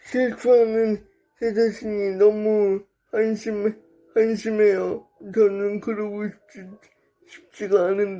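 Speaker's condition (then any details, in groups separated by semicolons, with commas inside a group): Brain lesion disability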